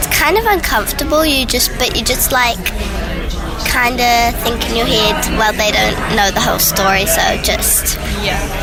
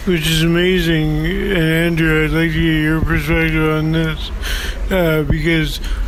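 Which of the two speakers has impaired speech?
The second: Parkinson's disease; young onset; symptoms about nine years, diagnosed three years ago.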